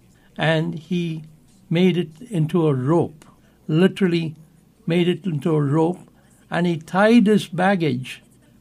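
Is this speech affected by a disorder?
No.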